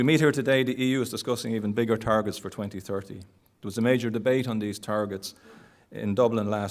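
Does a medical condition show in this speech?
No.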